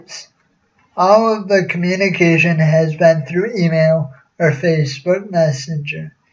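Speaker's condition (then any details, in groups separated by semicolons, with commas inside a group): Cerebral palsy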